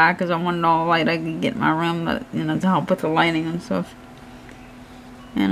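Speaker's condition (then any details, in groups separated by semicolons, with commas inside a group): Cerebral palsy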